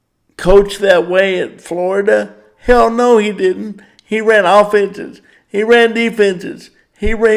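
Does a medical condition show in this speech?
Yes: cerebral palsy; power wheelchair.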